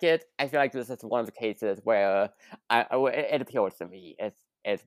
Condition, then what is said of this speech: Stuttering. I also deal I'm still dealing with a bit of a stutter at this point in life, and I'm trying to overcome that.